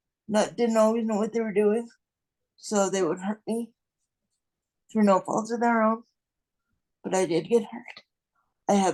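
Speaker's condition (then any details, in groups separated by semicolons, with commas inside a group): Cerebral palsy; non-progressive, will not improve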